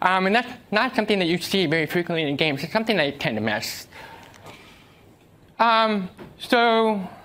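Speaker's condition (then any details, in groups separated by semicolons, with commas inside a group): Deafness; uses American Sign Language, cannot follow game voice chat or spoken cues amid noise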